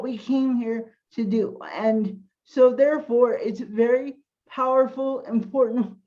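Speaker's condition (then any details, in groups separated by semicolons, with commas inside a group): Cerebral palsy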